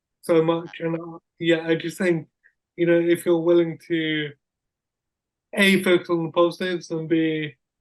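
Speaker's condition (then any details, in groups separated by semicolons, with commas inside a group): Cerebral palsy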